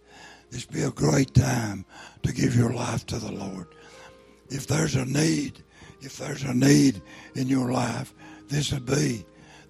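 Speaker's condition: Throat cancer, lost vocal cord

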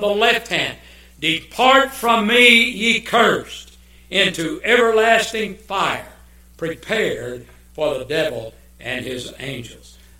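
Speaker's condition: No condition

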